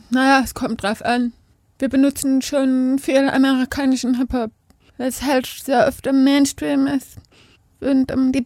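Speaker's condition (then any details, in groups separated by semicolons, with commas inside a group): Deafness; not deaf from birth, attended hearing school, spoken first language, later learned sign language; speaks and signs, bilingual, hearing people forget deafness because speaks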